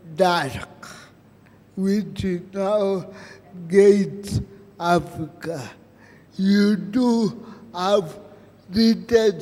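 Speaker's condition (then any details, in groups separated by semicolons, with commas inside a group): Cerebral palsy; present from birth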